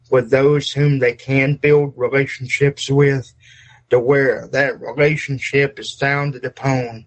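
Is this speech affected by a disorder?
Yes: cerebral palsy; uses electric wheelchair.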